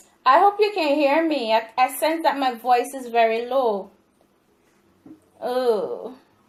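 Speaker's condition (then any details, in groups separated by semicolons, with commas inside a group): No condition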